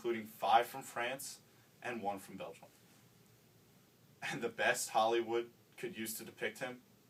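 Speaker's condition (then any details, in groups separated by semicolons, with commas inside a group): No condition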